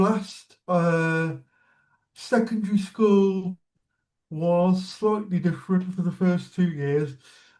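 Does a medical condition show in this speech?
Yes: cerebral palsy.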